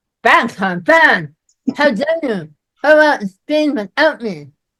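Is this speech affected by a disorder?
Yes: myasthenia gravis.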